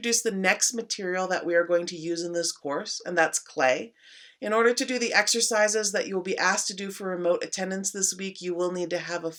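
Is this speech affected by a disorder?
No.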